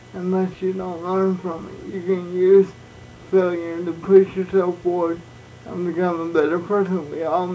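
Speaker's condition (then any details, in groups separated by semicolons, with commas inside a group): Cerebral palsy; all four limbs affected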